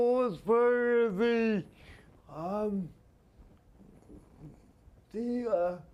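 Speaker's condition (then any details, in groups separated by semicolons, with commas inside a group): Spastic quadriplegia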